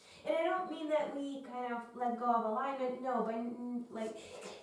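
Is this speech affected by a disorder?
No.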